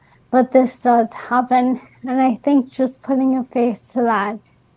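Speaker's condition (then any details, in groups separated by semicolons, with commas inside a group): ALS; diagnosed before age 30, atypical for young female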